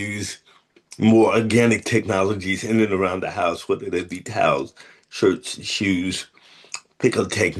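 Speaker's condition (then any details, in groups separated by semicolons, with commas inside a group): Cerebral palsy; spastic type, uses feet for hand tasks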